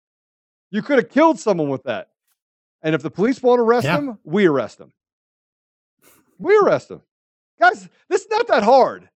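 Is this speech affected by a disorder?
No.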